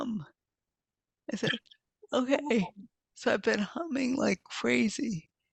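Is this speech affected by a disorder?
Yes: multiple sclerosis; progressive form.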